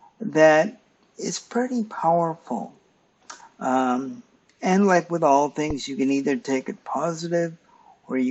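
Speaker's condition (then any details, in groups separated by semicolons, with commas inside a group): Cerebral palsy; stiff muscles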